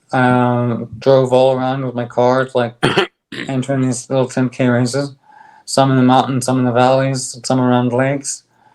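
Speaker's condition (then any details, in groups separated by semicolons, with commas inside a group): ALS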